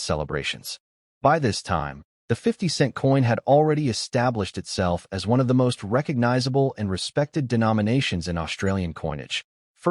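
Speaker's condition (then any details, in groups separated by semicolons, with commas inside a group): No condition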